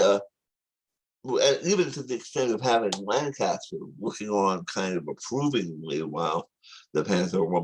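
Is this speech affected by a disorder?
Yes: tongue cancer surgery.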